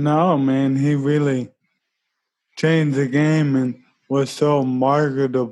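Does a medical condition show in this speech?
Yes: ALS; uses wheelchair-specific running chair pushed by friend Bobby.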